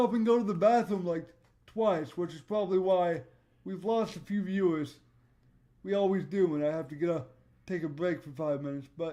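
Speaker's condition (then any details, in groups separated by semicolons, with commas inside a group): Cerebral palsy; voice tone sometimes odd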